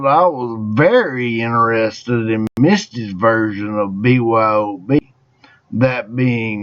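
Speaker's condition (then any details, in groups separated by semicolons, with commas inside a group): Traumatic brain injury; car crash, jaw shattered, multiple surgeries; recovery very difficult, initial 61-day coma, 18+ months therapies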